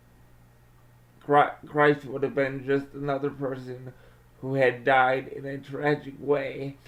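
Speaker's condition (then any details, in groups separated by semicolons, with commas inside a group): Cerebral palsy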